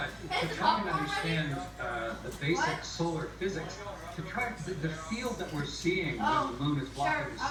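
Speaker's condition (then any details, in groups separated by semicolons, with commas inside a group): No condition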